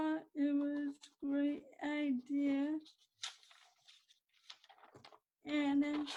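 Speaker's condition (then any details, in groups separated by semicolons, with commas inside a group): Cerebral palsy; processing disorder, hard to follow fast talkers; surgery two years ago, physical therapy ten years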